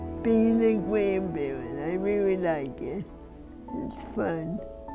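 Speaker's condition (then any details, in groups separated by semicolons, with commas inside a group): Cerebral palsy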